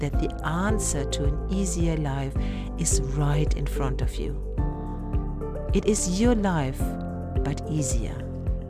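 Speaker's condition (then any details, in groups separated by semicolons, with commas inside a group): No condition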